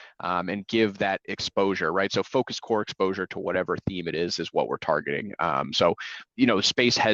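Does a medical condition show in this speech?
No.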